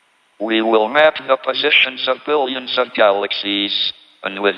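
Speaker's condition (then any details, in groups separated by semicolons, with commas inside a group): ALS, tracheotomy, speech-generating device; tracheotomy after critical pneumonia during CERN visit, computerized speech synthesizer; lost voice due to tracheotomy, robotic American-accented synthesized voice, earlier natural speech deteriorated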